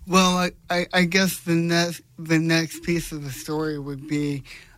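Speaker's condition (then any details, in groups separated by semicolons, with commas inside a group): Cerebral palsy; congenital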